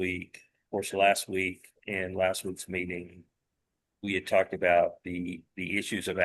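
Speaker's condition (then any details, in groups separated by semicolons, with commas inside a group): No condition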